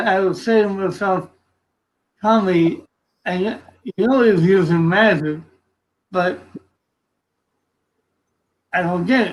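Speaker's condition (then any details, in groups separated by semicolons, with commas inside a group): Cerebral palsy; from birth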